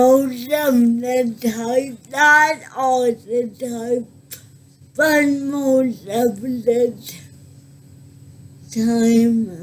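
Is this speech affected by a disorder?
Yes: cerebral palsy.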